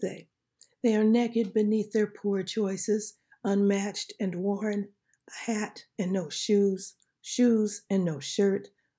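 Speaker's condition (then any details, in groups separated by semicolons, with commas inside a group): No condition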